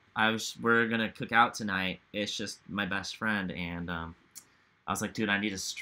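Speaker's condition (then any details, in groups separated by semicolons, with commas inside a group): No condition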